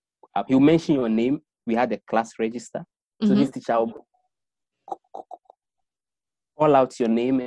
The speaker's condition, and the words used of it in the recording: Stuttering. I think one challenge that we persons who stammer have is when you are just called to introduce yourself.